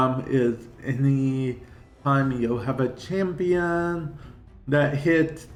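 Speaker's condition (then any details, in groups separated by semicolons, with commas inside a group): Cerebral palsy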